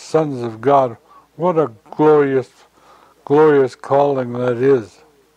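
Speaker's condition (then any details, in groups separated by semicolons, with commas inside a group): Stroke; stroke at age 78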